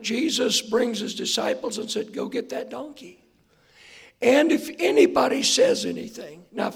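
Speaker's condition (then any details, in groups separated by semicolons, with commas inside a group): Hoarseness after vocal cord surgery; earlier doctor attributed voice problem to aging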